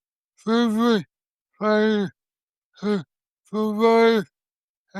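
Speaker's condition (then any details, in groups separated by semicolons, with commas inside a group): Cerebral palsy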